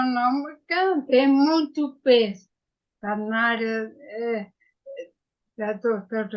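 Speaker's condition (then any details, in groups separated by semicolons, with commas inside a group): Ataxia after brain injury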